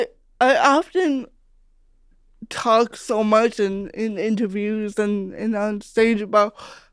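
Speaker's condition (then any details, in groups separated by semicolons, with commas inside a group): Cerebral palsy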